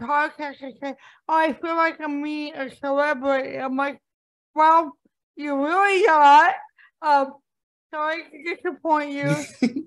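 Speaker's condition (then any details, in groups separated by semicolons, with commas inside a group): Cerebral palsy; cerebral palsy from lack of oxygen at birth, right-brain damage affecting left side of body; impaired speech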